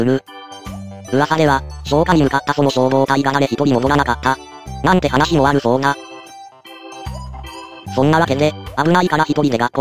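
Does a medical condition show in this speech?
No.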